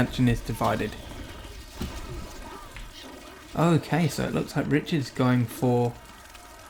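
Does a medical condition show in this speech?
No.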